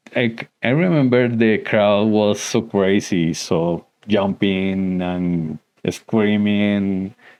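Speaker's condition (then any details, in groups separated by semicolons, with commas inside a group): No condition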